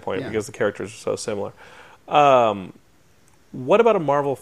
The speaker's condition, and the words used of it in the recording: No condition.